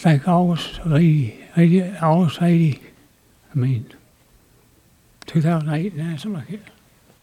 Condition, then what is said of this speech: Parkinson's disease. And I just, it's weird, you can't really talk right at times.